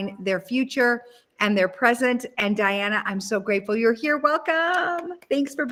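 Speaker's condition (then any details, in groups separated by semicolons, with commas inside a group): No condition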